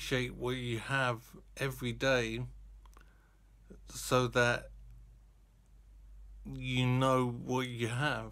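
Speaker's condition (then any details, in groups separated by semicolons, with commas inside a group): Brain injury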